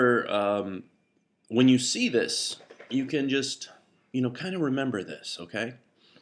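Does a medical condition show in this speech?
No.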